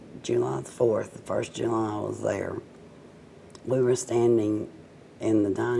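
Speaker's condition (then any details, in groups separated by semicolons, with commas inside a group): Cerebral palsy, mild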